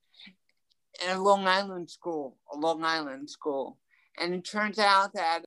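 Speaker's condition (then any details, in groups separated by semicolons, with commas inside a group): Ataxic cerebral palsy; mild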